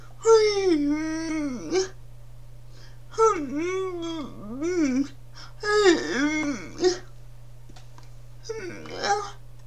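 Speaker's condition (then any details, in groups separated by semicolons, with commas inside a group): Cerebral palsy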